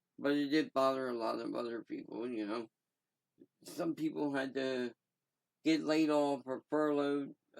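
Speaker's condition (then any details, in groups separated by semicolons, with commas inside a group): Cerebral palsy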